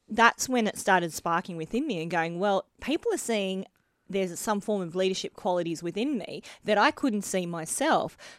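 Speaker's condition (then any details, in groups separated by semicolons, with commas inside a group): Bilateral cleft lip and palate; adult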